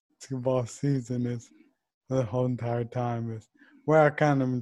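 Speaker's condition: ALS; voice changed a little, some slurring, dictation differences, still understandable

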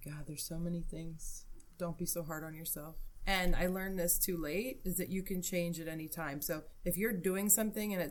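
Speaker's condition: No condition

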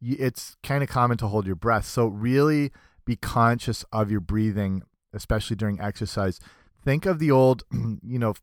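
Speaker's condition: No condition

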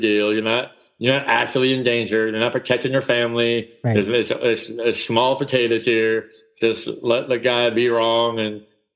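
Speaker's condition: Cleft palate; congenital cleft palate

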